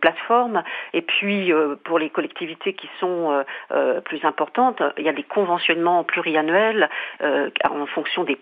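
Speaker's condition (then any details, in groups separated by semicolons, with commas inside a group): No condition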